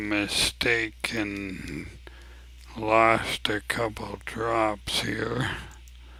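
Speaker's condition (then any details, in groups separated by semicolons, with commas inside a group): ALS; abnormally slow voice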